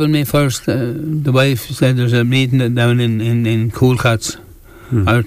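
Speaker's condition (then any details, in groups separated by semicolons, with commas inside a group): Parkinson's; onset around age 65, first sign unexplained fall at handball, diagnosed by neurologist in Kilkenny; about 12 years since onset, age 80, not feeling great this morning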